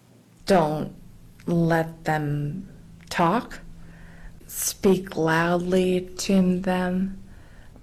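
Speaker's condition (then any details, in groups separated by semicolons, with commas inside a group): Aphasia; acquired after bike accident while exercising, onset three months after graduating, relearned thinking, speaking, getting up; 19 years since onset, sings solo in Aphasia Choir of Vermont, founded by Karen McPheeters-Leary; struggles with language and word finding, had to relearn speaking, can sing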